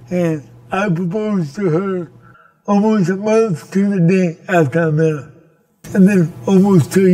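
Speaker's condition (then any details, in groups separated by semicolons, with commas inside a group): Cerebral palsy; from birth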